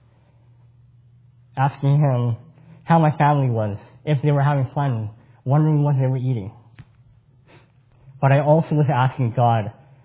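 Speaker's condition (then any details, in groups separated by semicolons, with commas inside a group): Cleft palate; congenital cleft palate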